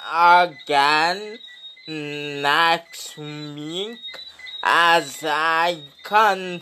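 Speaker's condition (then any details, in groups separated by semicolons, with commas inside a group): Speech impediment; no speech therapy yet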